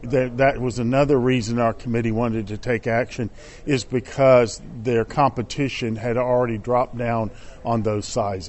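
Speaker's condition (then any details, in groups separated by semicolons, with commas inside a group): No condition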